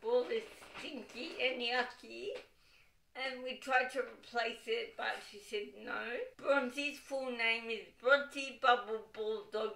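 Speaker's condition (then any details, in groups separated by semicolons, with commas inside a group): Cerebral palsy, dystonic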